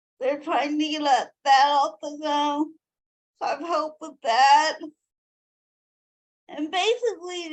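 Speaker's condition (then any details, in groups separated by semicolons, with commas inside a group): Cerebral palsy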